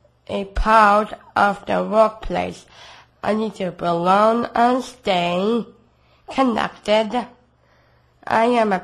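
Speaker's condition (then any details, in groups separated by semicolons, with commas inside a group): Down syndrome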